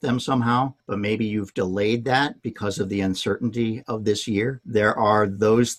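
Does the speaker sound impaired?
No.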